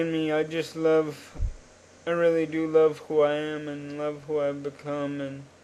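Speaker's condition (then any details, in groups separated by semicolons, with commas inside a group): Cerebral palsy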